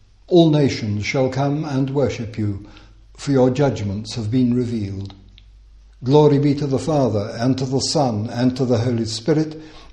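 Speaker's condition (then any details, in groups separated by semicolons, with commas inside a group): No condition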